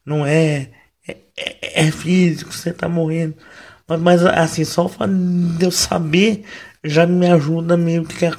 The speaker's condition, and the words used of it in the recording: Cerebral palsy. Mas eu garanto a você que apesar da a voz ser ruim, a mensagem é boa.